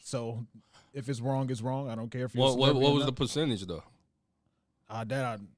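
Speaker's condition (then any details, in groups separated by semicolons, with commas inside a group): No condition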